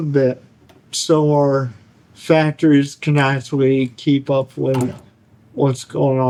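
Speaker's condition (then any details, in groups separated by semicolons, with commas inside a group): Cerebral palsy; only one hand usable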